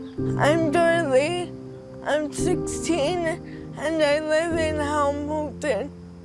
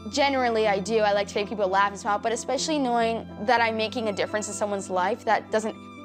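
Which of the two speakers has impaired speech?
The first: cerebral palsy; limited body control, intellectual disability.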